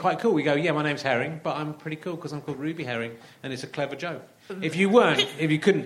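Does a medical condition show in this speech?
No.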